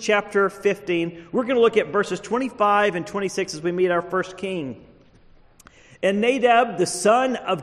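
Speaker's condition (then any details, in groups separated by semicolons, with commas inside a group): No condition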